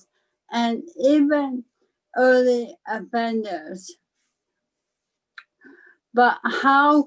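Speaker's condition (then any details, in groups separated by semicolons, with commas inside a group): ALS; slight speech impairment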